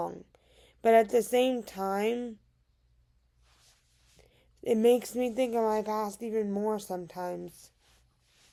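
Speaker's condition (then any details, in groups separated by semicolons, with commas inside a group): Cerebral palsy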